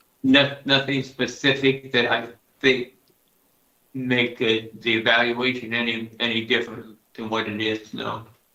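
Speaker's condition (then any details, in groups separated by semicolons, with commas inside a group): Parkinson's disease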